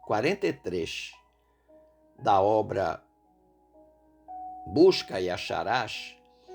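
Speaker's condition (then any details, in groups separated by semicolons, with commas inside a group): No condition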